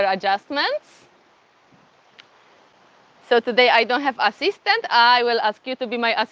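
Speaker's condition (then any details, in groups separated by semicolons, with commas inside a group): No condition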